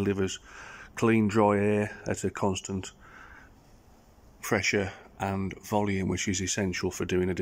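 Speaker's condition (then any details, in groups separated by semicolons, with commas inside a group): No condition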